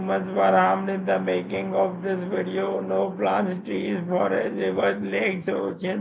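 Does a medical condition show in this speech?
Yes: ALS; speech improved a little.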